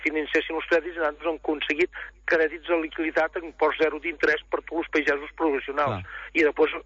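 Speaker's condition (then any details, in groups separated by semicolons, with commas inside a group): No condition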